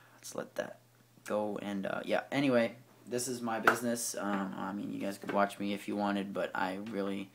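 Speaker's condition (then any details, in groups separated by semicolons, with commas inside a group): No condition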